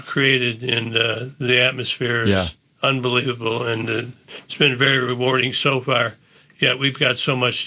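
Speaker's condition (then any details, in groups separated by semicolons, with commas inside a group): Parkinson's disease; once could not speak on live TV, diagnosed 2 days later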